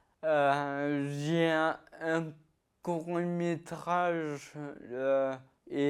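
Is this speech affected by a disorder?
Yes: ataxia-telangiectasia.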